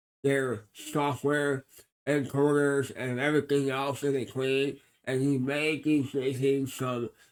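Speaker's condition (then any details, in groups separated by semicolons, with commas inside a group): Cerebral palsy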